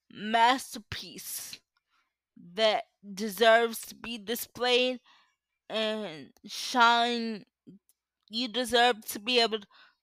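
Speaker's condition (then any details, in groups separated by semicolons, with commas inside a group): Cerebral palsy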